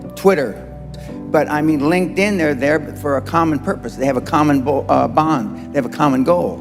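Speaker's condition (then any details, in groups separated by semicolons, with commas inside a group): No condition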